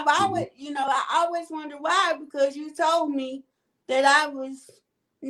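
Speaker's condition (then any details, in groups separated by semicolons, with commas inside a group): Cerebral palsy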